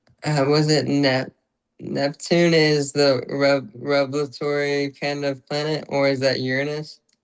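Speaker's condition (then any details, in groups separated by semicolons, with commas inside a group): Traumatic brain injury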